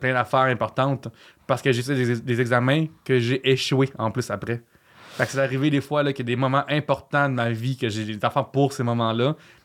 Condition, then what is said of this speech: Stuttering. Genre, je me voyais comme le boulet de Trois-Bières, puis le monde qu'on comprend pas.